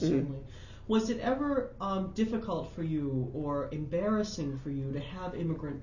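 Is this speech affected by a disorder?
No.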